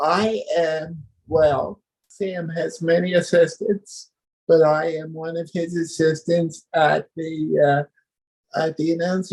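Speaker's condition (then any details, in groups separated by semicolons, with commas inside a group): Cerebral palsy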